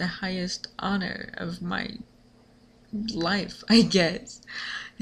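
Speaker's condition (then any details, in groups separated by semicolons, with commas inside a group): Cerebral palsy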